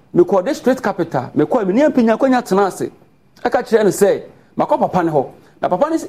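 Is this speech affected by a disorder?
No.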